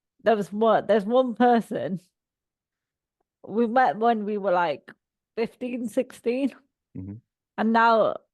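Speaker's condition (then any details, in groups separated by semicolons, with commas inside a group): Cerebral palsy; all four limbs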